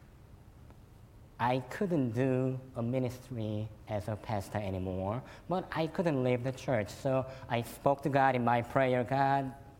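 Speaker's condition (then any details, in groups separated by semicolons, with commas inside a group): Cleft lip and palate; fed formula and cow milk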